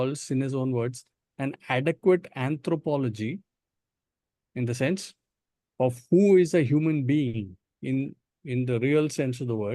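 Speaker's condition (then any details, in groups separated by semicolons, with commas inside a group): No condition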